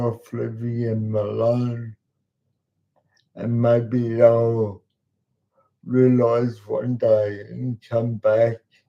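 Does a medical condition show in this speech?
Yes: cerebral palsy; talks slowly.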